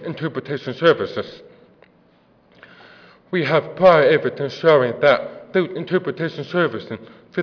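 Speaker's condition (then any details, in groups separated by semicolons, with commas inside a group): Deafness; deaf accent, offers to repeat if not understood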